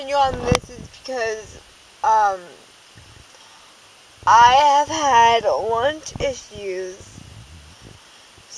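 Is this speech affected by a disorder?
Yes: cerebral palsy, dystonic hemiplegia.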